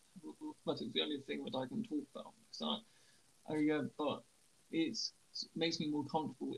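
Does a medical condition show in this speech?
Yes: stammer; stammer since first word, worsened during a year without socialising; stammering moments unpredictable; here blocks.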